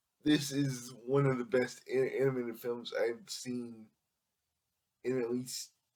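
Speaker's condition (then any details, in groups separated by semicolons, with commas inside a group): Cerebral palsy; affects all muscles; able to speak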